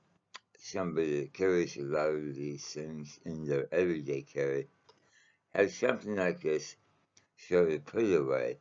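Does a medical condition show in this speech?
Yes: mouth cancer.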